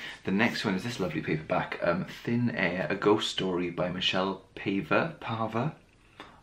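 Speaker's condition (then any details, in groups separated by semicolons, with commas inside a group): No condition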